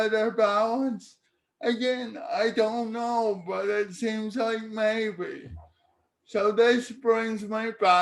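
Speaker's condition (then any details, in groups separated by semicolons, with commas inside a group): Cerebral palsy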